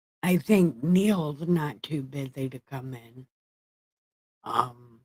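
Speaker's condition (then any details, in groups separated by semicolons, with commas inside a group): Brain injury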